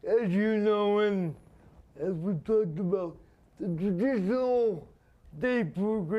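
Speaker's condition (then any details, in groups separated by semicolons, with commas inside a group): Spastic quadriplegia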